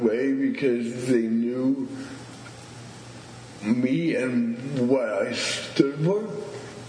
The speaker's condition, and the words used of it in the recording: Stuttering. I've had moments of disfluency with that has taken a long time.